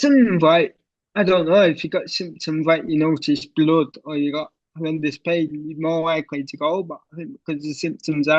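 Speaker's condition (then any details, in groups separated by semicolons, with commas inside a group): Cerebral palsy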